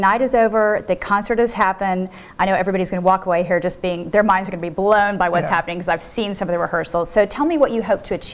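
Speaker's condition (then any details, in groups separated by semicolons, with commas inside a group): No condition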